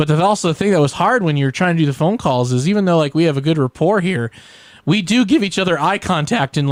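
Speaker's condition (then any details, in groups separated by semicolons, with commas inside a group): No condition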